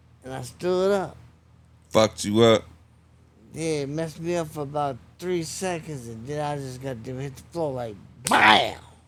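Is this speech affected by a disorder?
Yes: traumatic brain injury.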